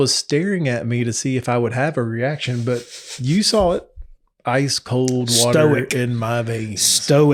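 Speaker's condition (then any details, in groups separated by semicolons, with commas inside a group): No condition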